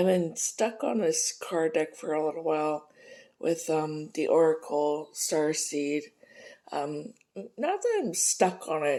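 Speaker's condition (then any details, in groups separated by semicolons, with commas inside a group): No condition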